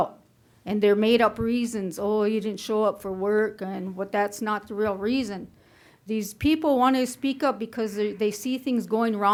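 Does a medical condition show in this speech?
No.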